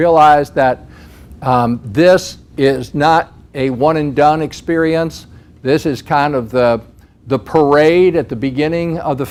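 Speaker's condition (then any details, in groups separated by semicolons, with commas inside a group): No condition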